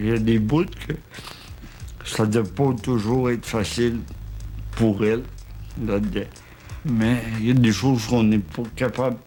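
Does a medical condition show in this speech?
Yes: cerebral palsy; present from birth.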